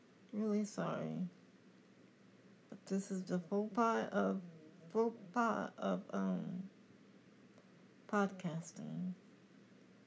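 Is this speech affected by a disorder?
Yes: cerebral palsy; confined to wheelchair.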